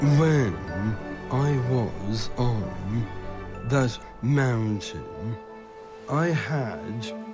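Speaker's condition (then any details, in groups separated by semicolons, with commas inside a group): Down syndrome; three copies of chromosome 21, from birth; age 38; told when very young would never read or speak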